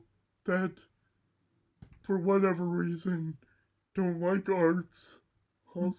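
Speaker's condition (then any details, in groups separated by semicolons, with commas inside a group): Cerebral palsy; mild left side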